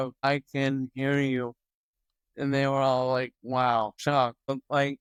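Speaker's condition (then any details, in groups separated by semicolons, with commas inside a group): Toxic leukoencephalopathy, locked-in syndrome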